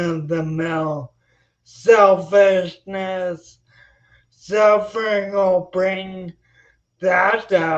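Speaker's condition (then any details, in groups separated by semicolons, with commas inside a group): Spinocerebellar ataxia; slightly staccato speech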